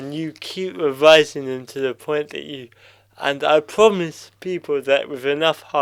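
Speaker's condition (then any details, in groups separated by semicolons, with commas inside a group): Cerebral palsy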